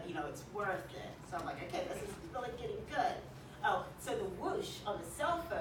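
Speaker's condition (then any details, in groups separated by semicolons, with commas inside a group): No condition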